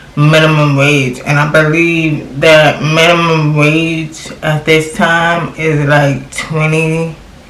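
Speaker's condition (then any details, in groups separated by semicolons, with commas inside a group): Cerebral palsy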